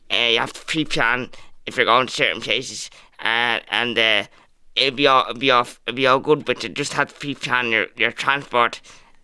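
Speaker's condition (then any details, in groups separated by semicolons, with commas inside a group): Cerebral palsy; congenital, diagnosed age 2 by Colm Costigan, delayed milestones from 7 months, lifelong powered wheelchair use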